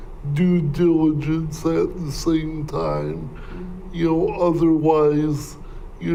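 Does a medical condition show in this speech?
Yes: cerebral palsy; speech impairment.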